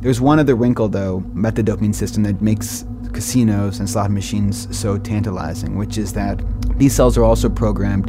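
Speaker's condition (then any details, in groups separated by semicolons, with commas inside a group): No condition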